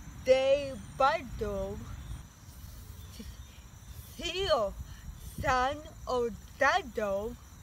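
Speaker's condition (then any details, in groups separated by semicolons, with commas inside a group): Speech apraxia; trouble saying words, cannot produce sounds properly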